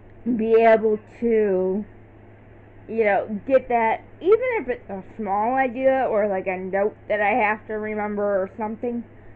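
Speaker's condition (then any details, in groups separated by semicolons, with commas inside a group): Cerebral palsy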